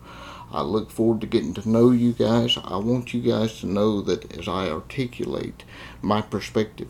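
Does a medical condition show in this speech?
Yes: cerebral palsy; congenital cerebral palsy.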